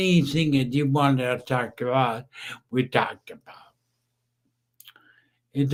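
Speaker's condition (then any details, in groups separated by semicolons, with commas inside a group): Brain injury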